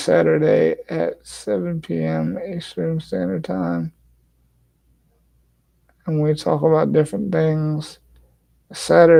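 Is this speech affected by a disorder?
Yes: cerebral palsy; has had speech therapy.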